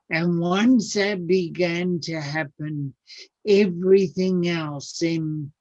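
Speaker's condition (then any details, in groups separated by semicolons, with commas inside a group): Cerebral palsy; speech sounds atypical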